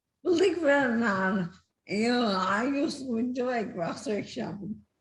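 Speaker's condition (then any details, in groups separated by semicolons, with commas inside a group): Multiple system atrophy; weakened speaking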